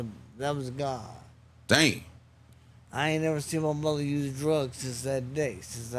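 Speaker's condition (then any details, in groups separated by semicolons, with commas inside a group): Traumatic brain injury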